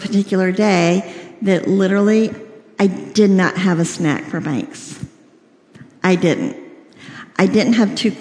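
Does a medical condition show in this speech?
Yes: cleft lip and palate; congenital, severe, round-the-clock feeding in infancy, surgery once birth weight reached to enable eating and talking.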